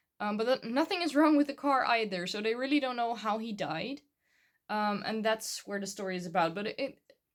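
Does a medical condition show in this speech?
No.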